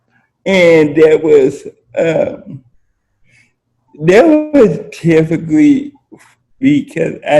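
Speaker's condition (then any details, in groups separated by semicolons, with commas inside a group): Spastic quadriplegic cerebral palsy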